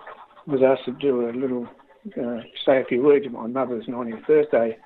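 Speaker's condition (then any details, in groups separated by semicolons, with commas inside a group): Parkinson's disease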